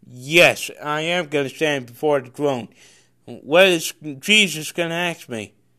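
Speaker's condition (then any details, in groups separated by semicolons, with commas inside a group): Cerebral palsy; congenital, no known medical cause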